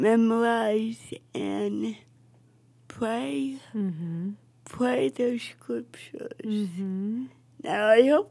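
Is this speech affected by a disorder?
Yes: cerebral palsy; cerebral palsy from oxygen deprivation at birth, affects speech, movement, balance, wheelchair, earlier physical therapy, walker; jokingly called a god-given accent.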